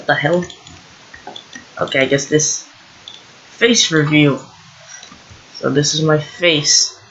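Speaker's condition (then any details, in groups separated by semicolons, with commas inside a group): No condition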